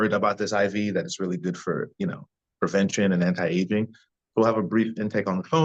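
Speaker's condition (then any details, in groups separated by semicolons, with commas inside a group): No condition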